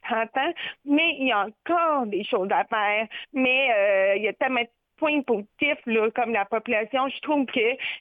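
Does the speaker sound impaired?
Yes: deafness with cochlear implant; familial deafness; hard of hearing with implant, hears nothing without it, trouble with phone, deep voices, fast talkers; phone hard to understand, especially deep male voices, fast or quiet speakers.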